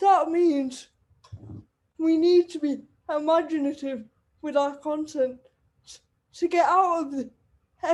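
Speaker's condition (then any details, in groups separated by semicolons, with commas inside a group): Cerebral palsy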